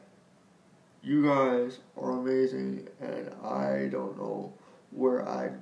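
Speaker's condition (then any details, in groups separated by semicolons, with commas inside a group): Spastic quadriplegic cerebral palsy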